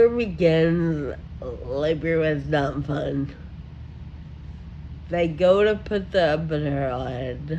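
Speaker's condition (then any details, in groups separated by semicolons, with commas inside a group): Friedreich ataxia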